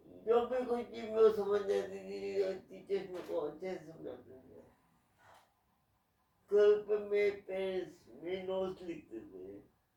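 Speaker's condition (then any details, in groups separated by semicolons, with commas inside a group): Cerebral palsy; from birth, spasticity, muscle tightness; self-developed mudra to reduce spasticity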